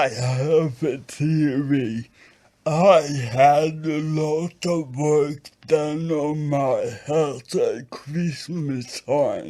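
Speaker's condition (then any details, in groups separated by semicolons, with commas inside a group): Acquired brain injury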